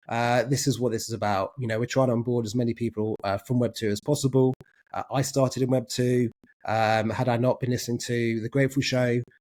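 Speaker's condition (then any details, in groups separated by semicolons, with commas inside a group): No condition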